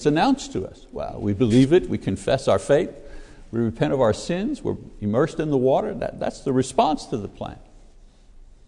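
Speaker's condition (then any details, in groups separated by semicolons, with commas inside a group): No condition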